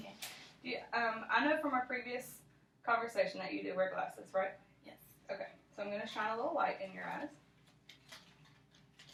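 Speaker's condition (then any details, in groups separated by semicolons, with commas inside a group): No condition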